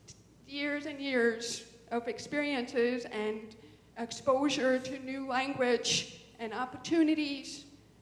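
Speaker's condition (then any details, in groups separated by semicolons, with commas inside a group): Deafness; born deaf, profound hearing loss, some cochlear hair cells left but insufficient, cochlear implant chosen by doctor father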